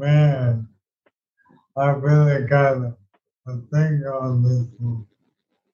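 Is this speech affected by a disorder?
Yes: ALS.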